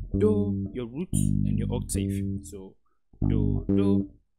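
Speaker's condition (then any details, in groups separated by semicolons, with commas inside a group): No condition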